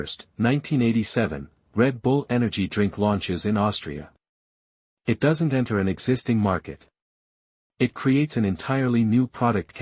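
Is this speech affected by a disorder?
No.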